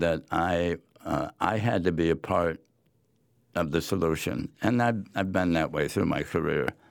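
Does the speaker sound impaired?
Yes: head and neck cancer; large inoperable base-of-tongue tumor in 80s, biopsy by dr. Yarbrough at Yale, clinical trial chemoradiation; before diagnosis, tongue moved awkwardly, swallowing problems and coughing, barium swallow at Norwalk Hospital.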